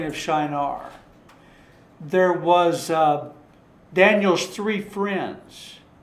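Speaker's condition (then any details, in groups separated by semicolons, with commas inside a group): No condition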